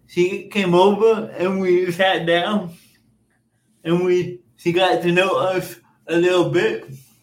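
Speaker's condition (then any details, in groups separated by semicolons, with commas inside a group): Cerebral palsy; caused by oxygen loss at birth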